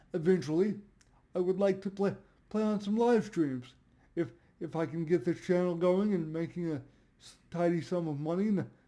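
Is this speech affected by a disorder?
Yes: cerebral palsy; voice tone sometimes odd.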